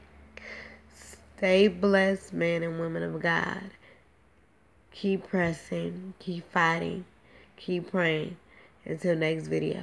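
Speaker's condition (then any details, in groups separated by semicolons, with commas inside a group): Cerebral palsy; predicted never to walk; now walking; now talking and breathing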